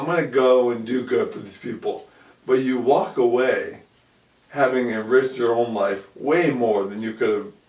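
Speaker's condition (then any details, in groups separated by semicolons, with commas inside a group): ALS; about 2 years since onset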